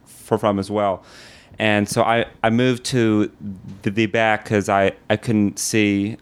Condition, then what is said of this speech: Stuttering. Like, somehow you stutter and don't seem to struggle.